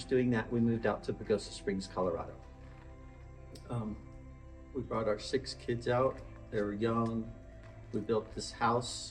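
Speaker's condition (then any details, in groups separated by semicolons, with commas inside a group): No condition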